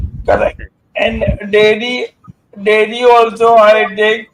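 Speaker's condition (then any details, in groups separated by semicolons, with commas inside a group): Amyotrophic lateral sclerosis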